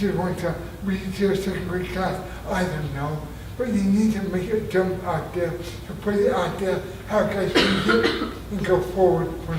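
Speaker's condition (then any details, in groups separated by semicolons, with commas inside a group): Traumatic brain injury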